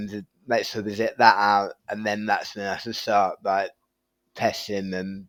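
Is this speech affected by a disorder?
Yes: tongue cancer surgery.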